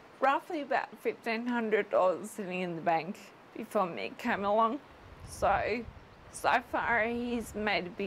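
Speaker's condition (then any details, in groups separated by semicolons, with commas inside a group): Friedreich's ataxia; progressive nervous system breakdown, cardiomyopathy, minor stroke; wheelchair, about 20 years since onset, began with balance loss; expects loss of speech and self-feeding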